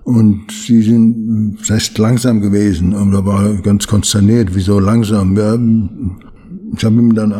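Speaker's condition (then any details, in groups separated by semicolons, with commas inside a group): Parkinson's disease; limits daily routine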